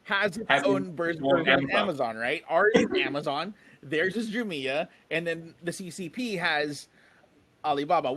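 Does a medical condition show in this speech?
No.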